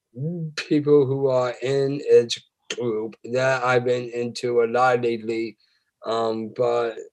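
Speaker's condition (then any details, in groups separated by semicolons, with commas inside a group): Down syndrome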